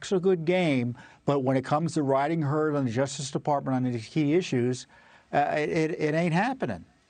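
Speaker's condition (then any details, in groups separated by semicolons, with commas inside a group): No condition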